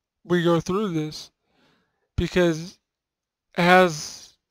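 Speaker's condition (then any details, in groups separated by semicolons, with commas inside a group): Cerebral palsy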